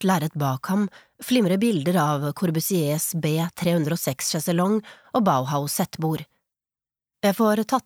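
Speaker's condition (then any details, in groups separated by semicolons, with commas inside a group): No condition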